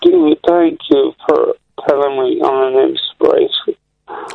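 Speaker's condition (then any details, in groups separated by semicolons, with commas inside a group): Slurred speech, mild; slurred speech since fall from two-story window at age three; slightly slurred speech, understandable, communicating well, well-paced conversation per host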